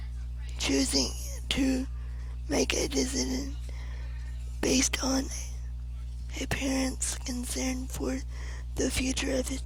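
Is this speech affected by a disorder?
Yes: cerebral palsy.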